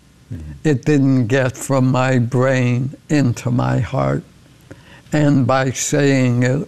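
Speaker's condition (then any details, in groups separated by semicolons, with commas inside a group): ALS; initial prognosis 2 to 5 years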